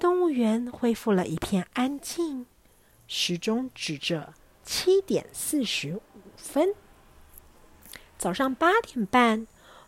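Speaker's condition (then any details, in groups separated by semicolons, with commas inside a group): No condition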